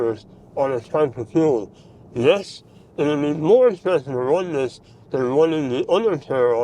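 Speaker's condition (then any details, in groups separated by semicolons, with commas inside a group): Mouth cancer surgery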